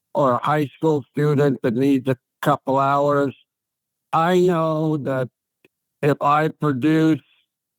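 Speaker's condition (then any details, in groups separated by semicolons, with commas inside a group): ALS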